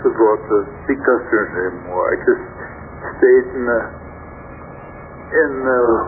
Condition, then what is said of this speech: Stroke. The last one affected my throat muscles, and I have a tough time talking.